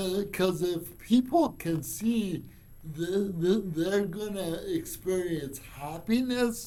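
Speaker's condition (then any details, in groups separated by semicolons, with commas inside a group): Cerebral palsy; from birth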